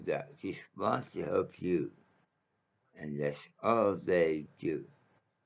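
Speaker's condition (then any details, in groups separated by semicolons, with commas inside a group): Mouth cancer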